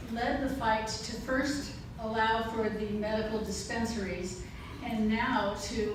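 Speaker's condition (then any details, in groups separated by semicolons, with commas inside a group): No condition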